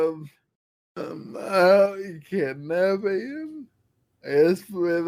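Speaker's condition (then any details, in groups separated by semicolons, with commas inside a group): Friedreich's ataxia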